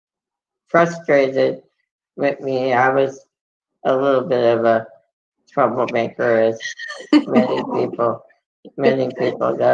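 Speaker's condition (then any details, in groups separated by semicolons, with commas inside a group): Muscular dystrophy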